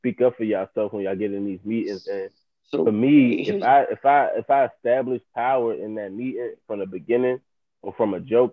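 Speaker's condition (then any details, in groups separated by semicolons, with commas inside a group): No condition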